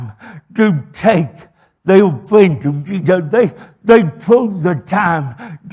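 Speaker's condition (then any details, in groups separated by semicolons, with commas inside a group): Cerebral palsy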